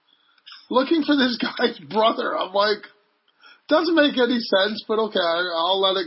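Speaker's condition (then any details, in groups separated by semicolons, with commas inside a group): No condition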